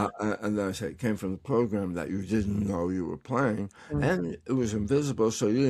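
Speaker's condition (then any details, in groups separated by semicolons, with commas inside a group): Tongue cancer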